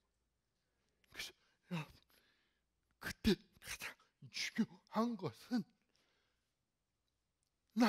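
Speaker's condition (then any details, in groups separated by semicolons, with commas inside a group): Cerebral palsy; fairly severe in childhood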